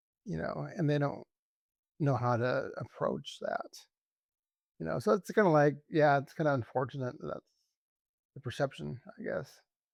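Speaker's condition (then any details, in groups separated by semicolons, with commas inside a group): ALS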